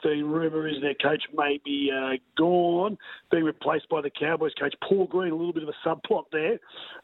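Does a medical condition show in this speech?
No.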